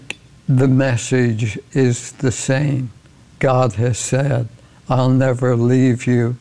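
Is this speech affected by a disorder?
Yes: ALS; progressive ALS.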